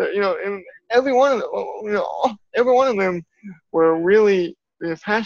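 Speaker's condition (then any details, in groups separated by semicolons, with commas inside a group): Cerebral palsy; from birth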